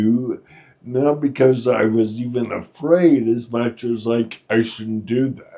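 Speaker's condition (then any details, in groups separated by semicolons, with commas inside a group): Friedreich's ataxia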